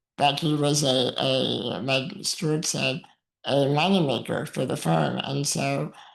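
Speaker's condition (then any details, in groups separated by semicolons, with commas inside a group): Muscular dystrophy; uses wheelchair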